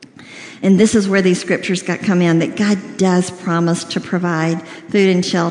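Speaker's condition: Cleft lip and palate, severe

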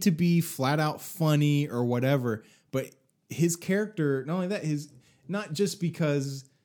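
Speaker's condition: No condition

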